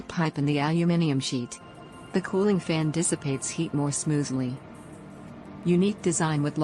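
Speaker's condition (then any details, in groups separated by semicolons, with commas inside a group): No condition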